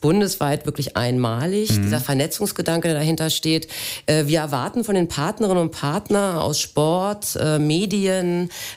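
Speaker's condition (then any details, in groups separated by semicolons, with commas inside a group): No condition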